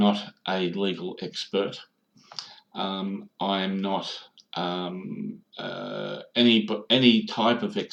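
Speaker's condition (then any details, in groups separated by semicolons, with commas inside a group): No condition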